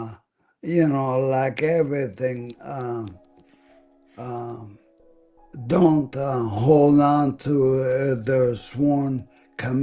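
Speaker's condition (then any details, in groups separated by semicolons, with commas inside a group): ALS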